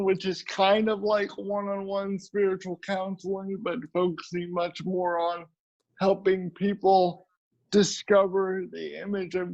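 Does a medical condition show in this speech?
Yes: cerebral palsy.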